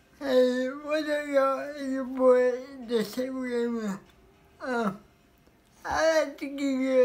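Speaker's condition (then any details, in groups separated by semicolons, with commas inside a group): Cerebral palsy; speech affected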